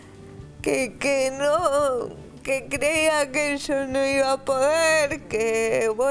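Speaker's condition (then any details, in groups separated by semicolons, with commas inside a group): Cerebral palsy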